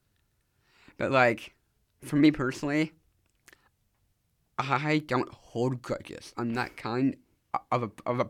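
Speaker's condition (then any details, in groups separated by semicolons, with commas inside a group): Down syndrome; does public speaking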